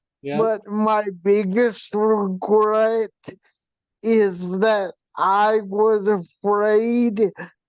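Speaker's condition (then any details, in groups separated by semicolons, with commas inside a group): Vp shunt failure, brain pressure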